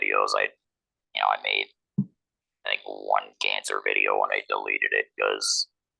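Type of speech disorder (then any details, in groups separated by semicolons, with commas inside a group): Electrolarynx speech; laryngectomy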